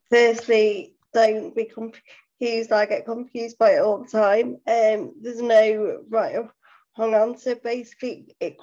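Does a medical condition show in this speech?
Yes: cerebral palsy; full-time wheelchair user.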